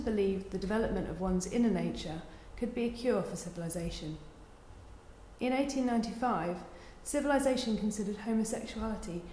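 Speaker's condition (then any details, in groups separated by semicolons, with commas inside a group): No condition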